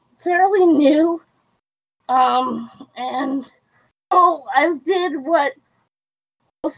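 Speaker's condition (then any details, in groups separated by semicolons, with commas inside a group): Cerebral palsy; quadriplegic, wheelchair user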